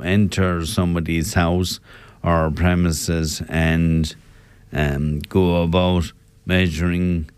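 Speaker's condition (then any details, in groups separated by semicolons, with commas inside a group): Motor neurone disease, slowly progressing semi-benign variant; slurred voice, sounds drunk, voice change followed balance problems, deliberate pauses while speaking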